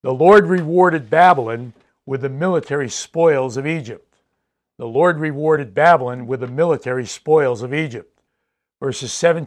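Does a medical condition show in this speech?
No.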